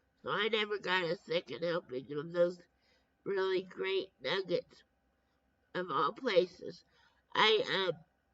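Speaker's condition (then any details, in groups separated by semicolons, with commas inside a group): Brain injury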